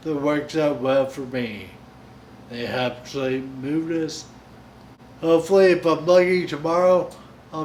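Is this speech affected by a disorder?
Yes: Friedreich's ataxia; inherited, affects nerves.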